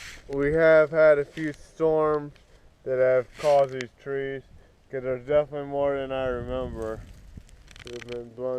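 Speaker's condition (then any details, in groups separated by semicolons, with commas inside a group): Cerebral palsy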